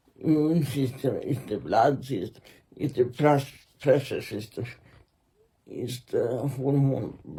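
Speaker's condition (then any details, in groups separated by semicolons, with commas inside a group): Muscular Parkinson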